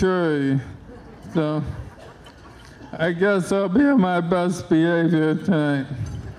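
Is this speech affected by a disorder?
Yes: ALS; onset left hand and arm.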